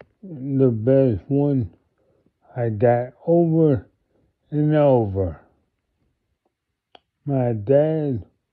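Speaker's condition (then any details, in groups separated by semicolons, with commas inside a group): Multiple sclerosis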